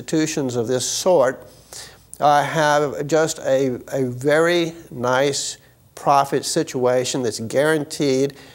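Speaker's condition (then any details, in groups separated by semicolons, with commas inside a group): No condition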